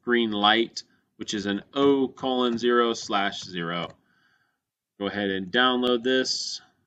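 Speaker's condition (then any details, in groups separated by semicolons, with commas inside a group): No condition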